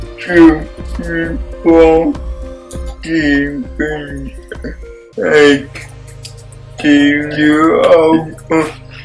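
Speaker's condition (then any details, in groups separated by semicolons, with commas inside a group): Cerebral palsy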